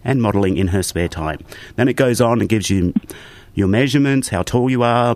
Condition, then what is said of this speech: None; typical speech.